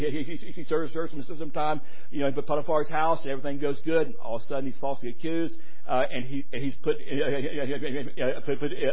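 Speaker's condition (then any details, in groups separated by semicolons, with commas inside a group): Stuttering; struggled with it for a while, adults at gadsdale said stutter barred preaching; tired tonight, feels an hour later, stutters more; stutters more when tired; repeated sounds, prolonged sounds, blocks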